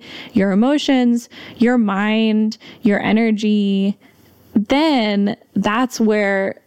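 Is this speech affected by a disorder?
No.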